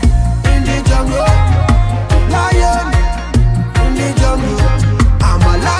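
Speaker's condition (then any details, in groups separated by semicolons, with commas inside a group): No condition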